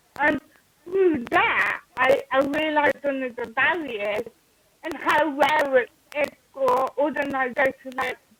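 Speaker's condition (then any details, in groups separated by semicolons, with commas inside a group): Cerebral palsy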